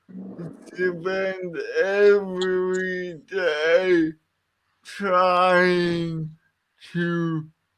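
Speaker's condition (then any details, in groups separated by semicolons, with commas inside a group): Cerebral palsy; brain damage, psychosocial component; hand therapy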